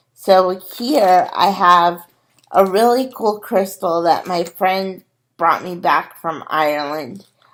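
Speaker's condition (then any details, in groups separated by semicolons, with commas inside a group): Cerebral palsy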